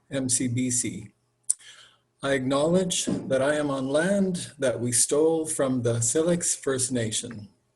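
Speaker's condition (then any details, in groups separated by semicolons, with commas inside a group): No condition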